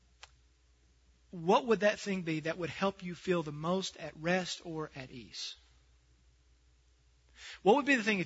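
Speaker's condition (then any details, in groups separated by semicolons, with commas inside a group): No condition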